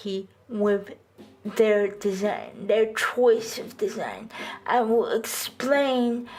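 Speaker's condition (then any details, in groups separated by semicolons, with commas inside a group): Cerebral palsy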